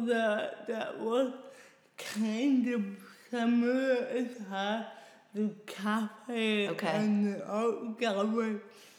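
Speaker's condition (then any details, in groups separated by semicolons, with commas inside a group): Cerebral palsy; past speech therapy with recorded playback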